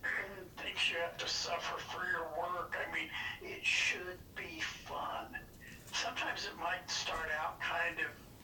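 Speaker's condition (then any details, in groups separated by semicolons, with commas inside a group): Parkinson's disease; first 1.5 years ago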